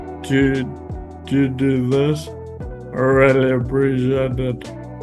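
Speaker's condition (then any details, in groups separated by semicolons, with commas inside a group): Friedreich's ataxia; spasticity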